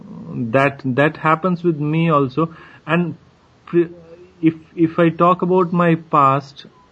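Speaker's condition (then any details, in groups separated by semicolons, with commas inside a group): Stuttering; fluency-focused approach earlier, six months of bouncing and open disclosure at schools with Samagra NGO; stuttering modification, voluntary stuttering with bounces, learned through Samagra and Dr. Sachin; variable stuttering, blocks incl. silent blocks, mild in interview, more stuttering formerly when avoiding; repeated words, prolonged sounds, blocks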